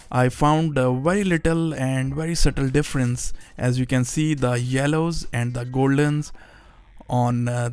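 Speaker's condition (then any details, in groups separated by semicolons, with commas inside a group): No condition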